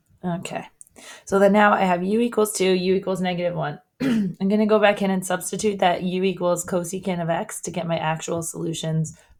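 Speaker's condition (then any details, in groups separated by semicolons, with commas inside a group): No condition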